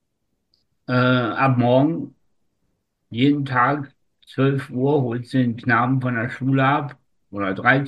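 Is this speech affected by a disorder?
Yes: spastic tetraparesis; oxygen deprivation during delivery.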